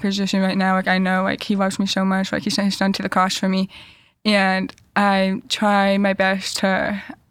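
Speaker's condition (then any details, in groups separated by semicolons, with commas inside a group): Deafness; hearing loss found second grade, had passed tests via cues, hearing aids third grade, cochlear implants; coaches wear audiologist-suggested transmitter streaming directly to cochlear implants, overpowers other voices, teammates hard to hear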